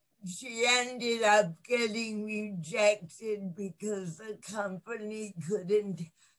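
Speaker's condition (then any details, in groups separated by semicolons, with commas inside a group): Cerebral palsy; lifelong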